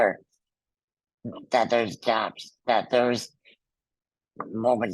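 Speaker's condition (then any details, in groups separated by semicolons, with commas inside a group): Muscular dystrophy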